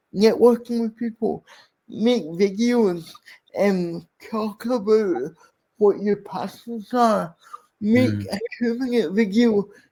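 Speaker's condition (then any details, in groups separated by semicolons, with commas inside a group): Cerebral palsy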